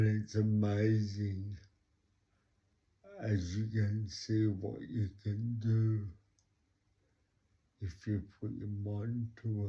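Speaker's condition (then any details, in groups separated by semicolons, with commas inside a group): Cerebral palsy; talks slowly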